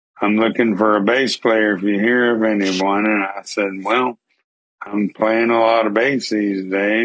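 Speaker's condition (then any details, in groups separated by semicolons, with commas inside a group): ALS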